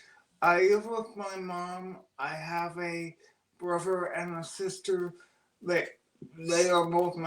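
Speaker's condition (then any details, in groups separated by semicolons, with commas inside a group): Cerebral palsy; birth oxygen deprivation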